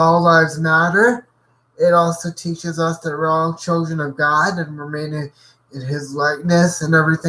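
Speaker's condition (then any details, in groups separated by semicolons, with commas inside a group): Cerebral palsy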